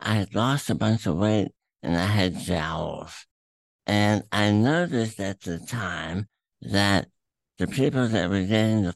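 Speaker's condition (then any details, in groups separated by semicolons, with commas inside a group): Throat cancer; terminal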